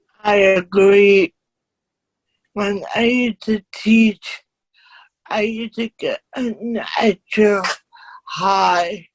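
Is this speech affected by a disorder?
Yes: cerebral palsy; slight speech impediment.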